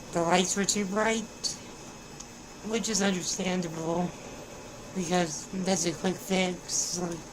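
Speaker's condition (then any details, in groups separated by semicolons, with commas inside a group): Spinal muscular atrophy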